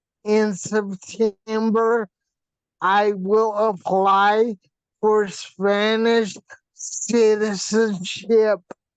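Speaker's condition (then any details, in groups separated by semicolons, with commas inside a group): Facial paralysis from hydrocephalus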